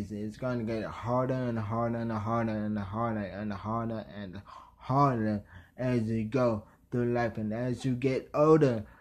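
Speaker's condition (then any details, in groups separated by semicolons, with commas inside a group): Traumatic brain injury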